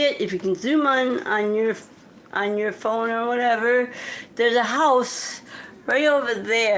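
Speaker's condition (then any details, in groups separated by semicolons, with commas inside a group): Cerebral palsy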